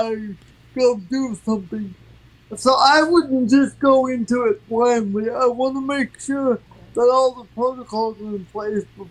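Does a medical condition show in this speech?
Yes: cerebral palsy; from birth.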